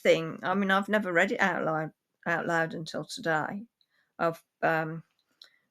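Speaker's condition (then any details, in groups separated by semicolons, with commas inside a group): No condition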